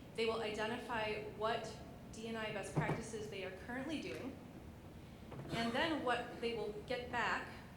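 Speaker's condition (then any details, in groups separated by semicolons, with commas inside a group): No condition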